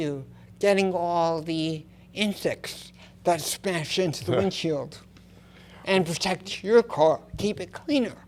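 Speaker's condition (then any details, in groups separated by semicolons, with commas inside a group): Cerebral palsy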